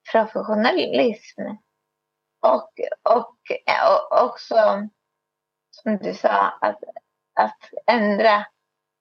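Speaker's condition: Cerebral palsy; wheelchair user, spastic body, left arm especially uncontrollable

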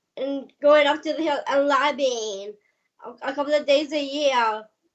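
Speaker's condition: Down syndrome

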